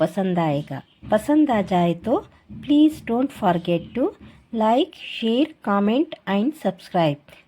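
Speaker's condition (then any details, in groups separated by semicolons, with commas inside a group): No condition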